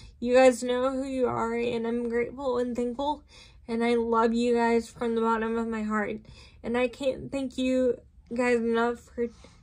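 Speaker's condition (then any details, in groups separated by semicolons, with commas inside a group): Cerebral palsy, spastic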